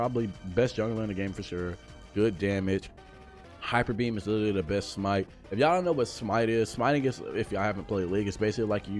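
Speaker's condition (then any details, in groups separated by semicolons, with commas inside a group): No condition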